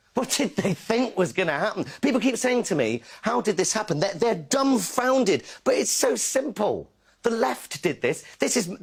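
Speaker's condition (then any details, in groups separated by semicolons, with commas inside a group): No condition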